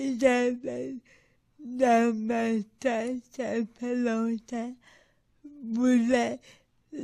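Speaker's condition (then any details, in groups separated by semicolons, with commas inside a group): Cerebral palsy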